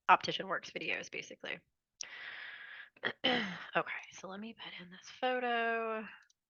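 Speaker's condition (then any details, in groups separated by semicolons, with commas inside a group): No condition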